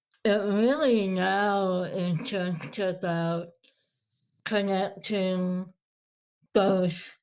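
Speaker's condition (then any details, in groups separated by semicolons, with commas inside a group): Moebius syndrome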